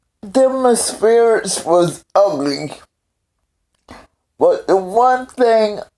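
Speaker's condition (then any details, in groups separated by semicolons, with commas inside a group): Cerebral palsy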